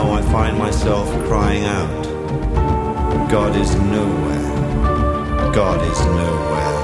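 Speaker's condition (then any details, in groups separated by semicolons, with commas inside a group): No condition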